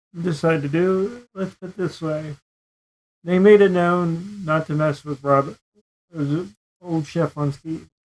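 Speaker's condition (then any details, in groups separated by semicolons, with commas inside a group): Cerebral palsy; diagnosed at 13 months; predicted never to talk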